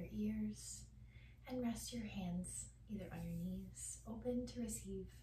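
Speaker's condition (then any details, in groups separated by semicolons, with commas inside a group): No condition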